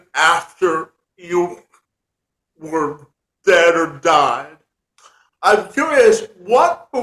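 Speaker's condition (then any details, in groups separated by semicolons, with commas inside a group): Cerebral palsy; from birth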